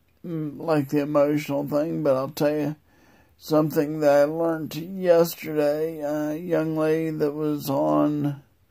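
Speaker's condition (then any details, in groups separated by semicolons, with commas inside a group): Multiple sclerosis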